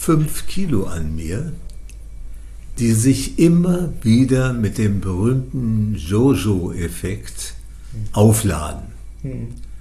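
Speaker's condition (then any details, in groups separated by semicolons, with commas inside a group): Parkinson's disease; diagnosed by a psychiatrist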